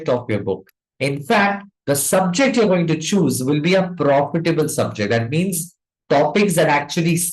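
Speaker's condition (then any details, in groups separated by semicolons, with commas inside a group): No condition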